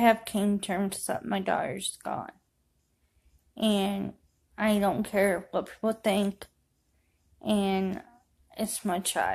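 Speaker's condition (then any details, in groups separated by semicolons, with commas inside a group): Cerebral palsy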